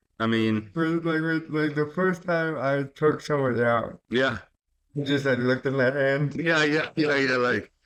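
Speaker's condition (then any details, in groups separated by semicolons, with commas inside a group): Cerebral palsy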